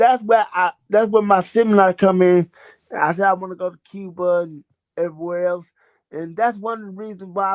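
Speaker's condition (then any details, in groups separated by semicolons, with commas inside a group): Cerebral palsy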